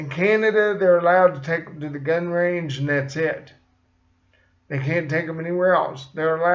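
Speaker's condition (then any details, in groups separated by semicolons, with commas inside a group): Cerebral palsy; slight speech impediment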